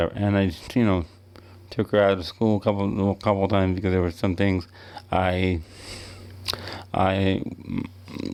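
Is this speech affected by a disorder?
Yes: cerebral palsy; wheelchair user.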